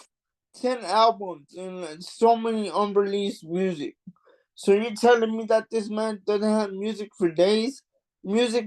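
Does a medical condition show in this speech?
Yes: cerebral palsy; mild.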